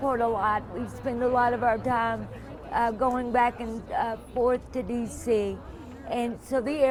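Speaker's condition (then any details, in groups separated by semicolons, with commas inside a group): Cerebral palsy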